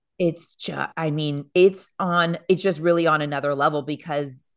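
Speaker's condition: No condition

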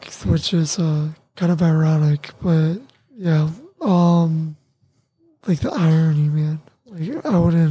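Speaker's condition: Tracheostomy; tracheostomy connected to ventilator

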